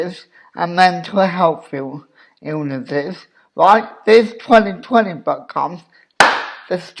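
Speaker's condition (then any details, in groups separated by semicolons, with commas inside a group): Cerebral palsy; obvious speech impediment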